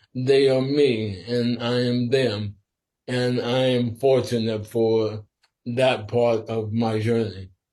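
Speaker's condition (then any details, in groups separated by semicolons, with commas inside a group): Sporadic ALS; must speak slower and carefully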